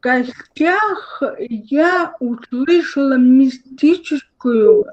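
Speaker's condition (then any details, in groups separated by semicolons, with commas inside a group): Cerebral palsy, spastic diplegia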